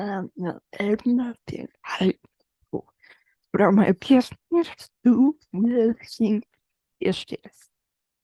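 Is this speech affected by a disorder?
Yes: generalized dystonia.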